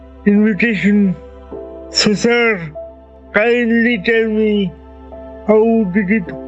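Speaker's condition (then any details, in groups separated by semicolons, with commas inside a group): Cerebral palsy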